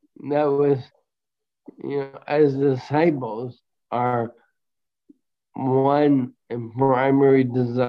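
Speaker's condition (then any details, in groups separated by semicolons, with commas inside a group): Bulbar onset ALS; brain breakdown with various muscles, voice affected first, diagnosed last fall; voice deteriorating, expected to progress to swallowing and breathing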